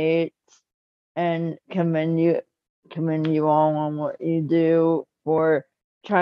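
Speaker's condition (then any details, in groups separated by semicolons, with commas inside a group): Cerebral palsy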